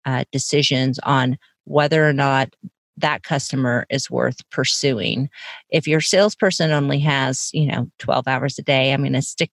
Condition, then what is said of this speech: No condition.